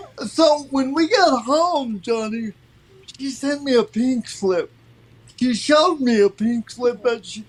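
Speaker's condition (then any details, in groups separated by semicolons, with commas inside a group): Cerebral palsy; from birth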